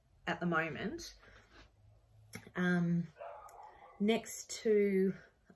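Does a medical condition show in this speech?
No.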